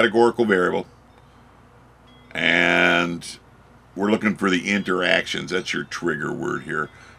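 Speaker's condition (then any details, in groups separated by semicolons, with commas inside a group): No condition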